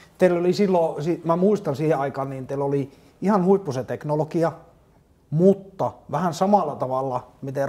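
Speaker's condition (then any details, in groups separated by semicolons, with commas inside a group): No condition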